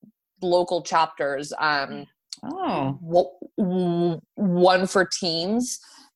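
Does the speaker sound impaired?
Yes: stuttering; stuttering since childhood, runs in family, father and uncle mild stutter; adult, school speech therapy unhelpful, later fluency-specialist therapy focused on comfort with stuttering; vowels always difficult, stuttered on word Arizona in television introduction, no control over stuttering; here prolonged sounds, blocks.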